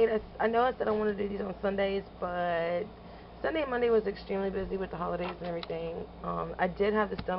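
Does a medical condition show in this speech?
No.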